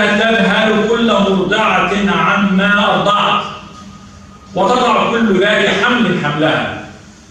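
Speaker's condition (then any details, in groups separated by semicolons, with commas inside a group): No condition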